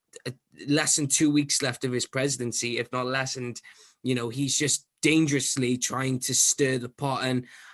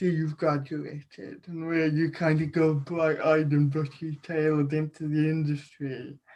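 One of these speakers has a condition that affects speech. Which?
The second: cerebral palsy; predicted would not talk, childhood speech disordered, deemed unable to speak.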